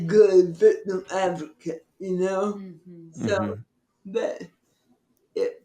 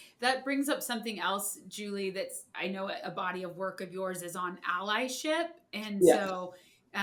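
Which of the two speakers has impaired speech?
The first: cerebral palsy; from birth.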